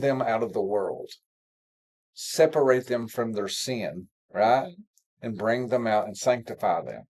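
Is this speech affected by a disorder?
No.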